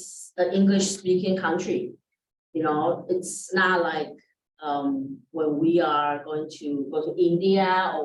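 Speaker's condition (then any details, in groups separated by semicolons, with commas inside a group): No condition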